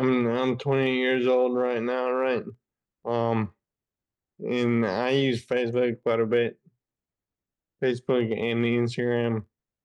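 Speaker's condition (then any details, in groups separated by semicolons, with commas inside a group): Friedreich's ataxia; 14 years since diagnosis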